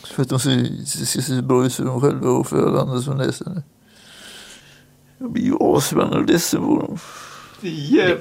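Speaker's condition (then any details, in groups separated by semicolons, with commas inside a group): Atypical Parkinson's; very rare form, onset with finger tremor, fluctuating hand movement control; sudden slurring mid-conversation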